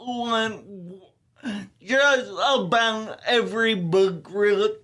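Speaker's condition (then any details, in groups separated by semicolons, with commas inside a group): Ataxia telangiectasia; rare muscular dystrophy; uses wheelchair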